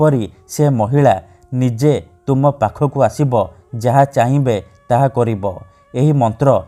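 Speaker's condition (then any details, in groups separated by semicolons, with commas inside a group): No condition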